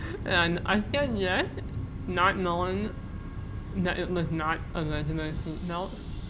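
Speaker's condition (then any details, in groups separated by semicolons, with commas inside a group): Muscular dystrophy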